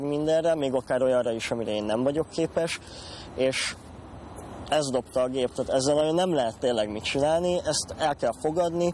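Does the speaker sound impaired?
Yes: cleft lip and palate; congenital cleft lip with cleft palate, small palatal cleft, 27-30 operations mostly plastic surgery; head-tilting drinking habit persists; mouth and voice noticed as odd by other children in childhood, liquids leaked through nose in infancy.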